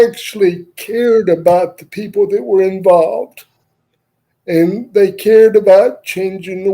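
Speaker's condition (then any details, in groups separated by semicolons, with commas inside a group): Cerebral palsy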